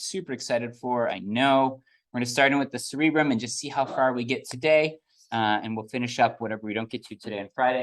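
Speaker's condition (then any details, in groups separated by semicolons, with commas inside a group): No condition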